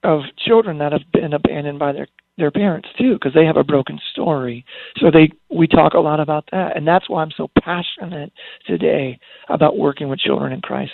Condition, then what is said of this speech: Spasmodic dysphonia. My voice doesn't work and it hasn't gotten any better. In fact, it's probably gotten about a little bit worse, but it stays close to the same.